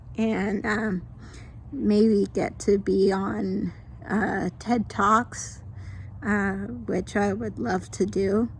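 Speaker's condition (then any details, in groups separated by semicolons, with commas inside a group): Mild cerebral palsy; mild form from birth, lower body affected; mild, can walk and talk; can talk, sometimes doesn't say words right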